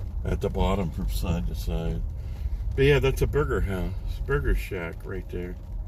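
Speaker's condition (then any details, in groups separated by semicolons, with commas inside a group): No condition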